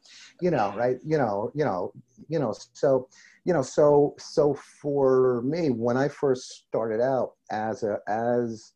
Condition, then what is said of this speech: Stuttering. So this stutter is is sort of sort of a sort of a sly way way for me to to do discovery too.